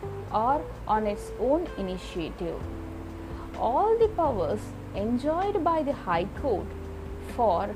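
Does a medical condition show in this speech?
No.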